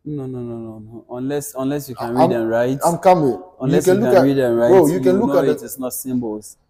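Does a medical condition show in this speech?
No.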